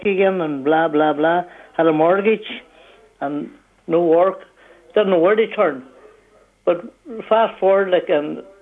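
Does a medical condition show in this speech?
Yes: young onset Parkinson's; diagnosed at 48, right hand tremor first, slow progression over about 10 years; worsening tremor and movement, barely walks, feet freezing, falls, sways, morning medication takes 40 minutes.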